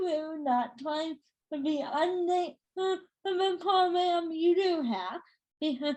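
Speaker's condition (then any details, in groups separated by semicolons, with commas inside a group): Cerebral palsy, spastic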